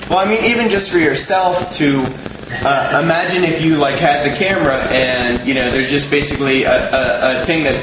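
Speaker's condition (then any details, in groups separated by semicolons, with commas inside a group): No condition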